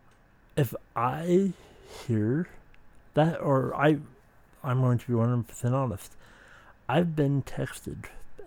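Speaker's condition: Speech impediment

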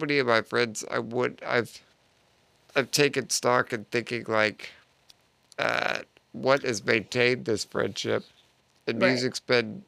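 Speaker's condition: Duchenne muscular dystrophy; adult stem cell therapy in Panama about 4 years ago

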